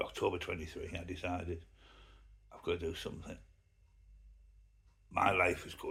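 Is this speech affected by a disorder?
Yes: myasthenia gravis; right mouth droop at onset.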